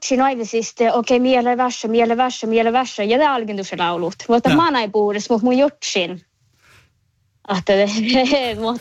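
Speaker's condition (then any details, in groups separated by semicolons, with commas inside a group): No condition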